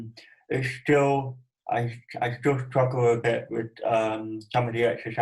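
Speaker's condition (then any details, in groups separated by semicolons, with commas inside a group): Cerebral palsy; from birth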